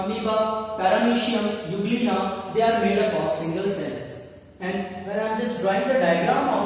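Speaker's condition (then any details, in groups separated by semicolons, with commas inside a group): No condition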